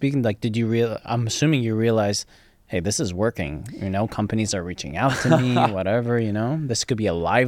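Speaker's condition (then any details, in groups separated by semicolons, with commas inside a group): No condition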